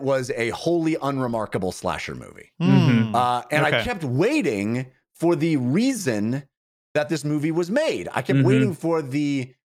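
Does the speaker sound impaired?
No.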